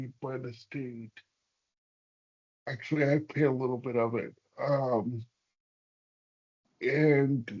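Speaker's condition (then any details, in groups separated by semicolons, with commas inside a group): Cerebral palsy; hamstring releases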